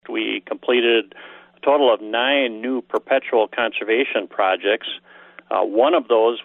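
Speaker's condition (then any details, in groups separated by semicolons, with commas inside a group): No condition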